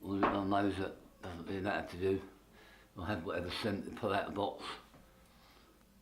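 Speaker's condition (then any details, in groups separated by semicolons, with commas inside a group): Tongue cancer; half tongue removed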